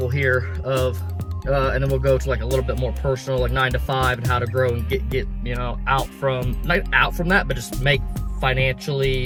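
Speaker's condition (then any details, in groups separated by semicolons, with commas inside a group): No condition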